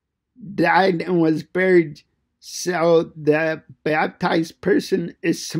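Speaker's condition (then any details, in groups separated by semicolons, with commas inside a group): Cerebral palsy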